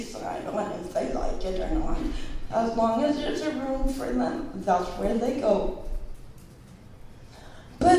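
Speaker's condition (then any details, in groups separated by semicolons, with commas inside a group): Cerebral palsy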